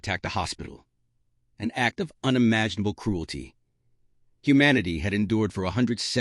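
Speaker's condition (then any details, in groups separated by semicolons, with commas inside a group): No condition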